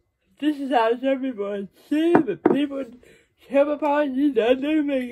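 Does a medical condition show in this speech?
Yes: cerebral palsy.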